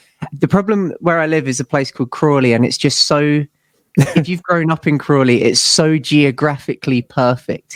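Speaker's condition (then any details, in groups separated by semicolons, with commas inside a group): No condition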